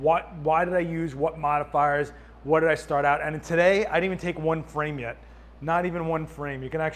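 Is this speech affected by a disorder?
No.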